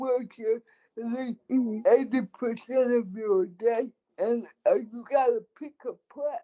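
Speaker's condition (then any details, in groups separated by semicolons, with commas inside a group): Cerebral palsy; speech affected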